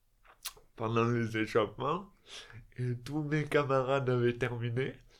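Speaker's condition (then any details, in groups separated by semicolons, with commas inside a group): Dystonia; elocution difficulties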